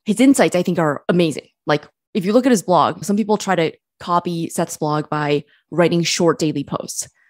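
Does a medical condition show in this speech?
No.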